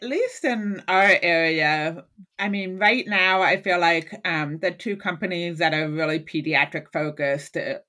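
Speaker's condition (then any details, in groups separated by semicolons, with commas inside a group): Hearing loss; lifelong hearing loss since childhood, hearing aid and cochlear implant; currently uses hearing aid and cochlear implant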